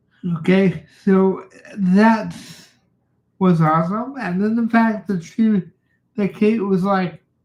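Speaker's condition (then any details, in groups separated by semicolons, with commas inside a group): Cerebral palsy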